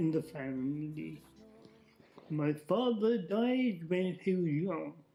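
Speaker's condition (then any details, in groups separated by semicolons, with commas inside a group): Huntington's disease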